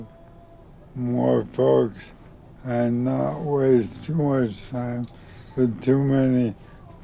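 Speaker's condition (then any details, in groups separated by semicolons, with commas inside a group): ALS; rapidly progressing whole-body paralysis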